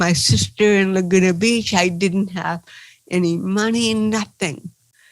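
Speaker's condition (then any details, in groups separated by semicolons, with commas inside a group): Cerebral palsy; from birth, titanium neck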